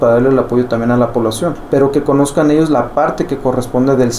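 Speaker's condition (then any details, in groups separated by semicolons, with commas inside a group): No condition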